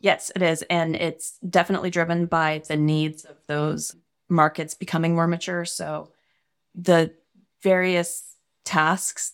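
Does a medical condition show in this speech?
No.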